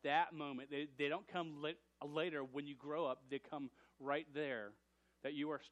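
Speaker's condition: Stuttering; long-standing stutter, present over 24 years, once fought calling to teach because unable to talk; leading group recitation aloud; may stutter on words, asks group not to repeat stutters; prolonged sounds

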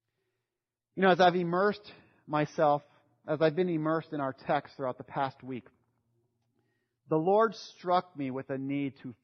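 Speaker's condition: No condition

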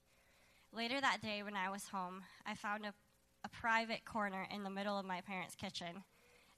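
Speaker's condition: Cleft lip and palate

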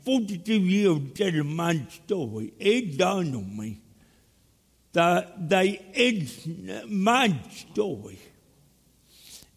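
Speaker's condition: Cerebral palsy; from birth

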